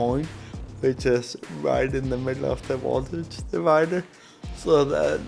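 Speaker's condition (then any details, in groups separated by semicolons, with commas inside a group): Cerebral palsy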